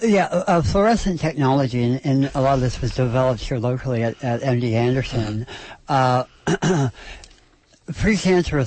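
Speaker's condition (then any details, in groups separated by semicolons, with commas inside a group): Oral cancer surgery; stage 4 oral cancer at 33, right half of face removed and rebuilt, half jaw replaced with fibula; five-year survivor, over 40 neck lymph nodes removed, after radiation and chemotherapy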